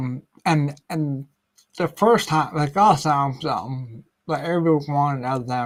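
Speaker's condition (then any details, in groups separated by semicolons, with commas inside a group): Ataxia; cerebral ataxia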